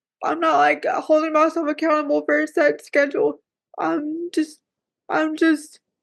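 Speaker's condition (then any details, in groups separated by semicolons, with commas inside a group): Cerebral palsy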